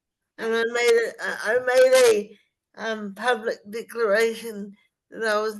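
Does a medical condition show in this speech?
Yes: spastic cerebral palsy.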